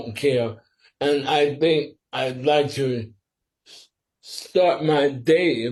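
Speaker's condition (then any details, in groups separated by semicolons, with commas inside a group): Sporadic ALS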